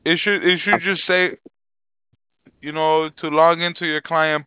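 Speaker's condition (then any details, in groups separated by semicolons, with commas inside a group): No condition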